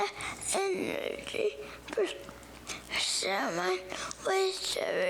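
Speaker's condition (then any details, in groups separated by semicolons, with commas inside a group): Cerebral palsy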